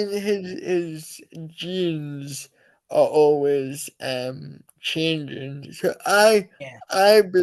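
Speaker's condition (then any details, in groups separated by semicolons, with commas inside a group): Cerebral palsy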